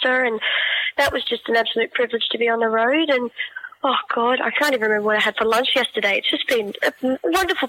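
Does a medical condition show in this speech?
Yes: cleft palate; congenital cleft palate, born with it, Variety children's charity support as young girl.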